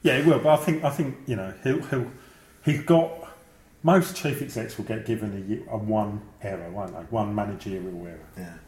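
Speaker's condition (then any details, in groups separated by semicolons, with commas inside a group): No condition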